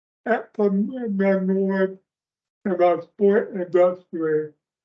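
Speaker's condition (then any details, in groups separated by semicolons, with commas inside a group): Speech impairment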